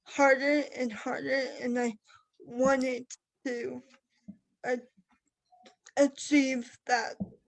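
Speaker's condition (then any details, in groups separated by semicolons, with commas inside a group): Cerebral palsy; present from birth, wheelchair user; physical therapy for sitting straight, hand weakness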